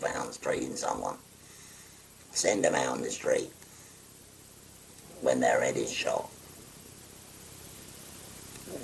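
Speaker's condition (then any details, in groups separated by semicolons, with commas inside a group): Laryngectomy; total laryngectomy, stage four laryngeal cancer, neck breathing stoma, lymph nodes removed; no evidence of disease after radiotherapy and chemotherapy, sleeps upright; hoarse before diagnosis, talking, breathing, swallowing hard, swallow about 10%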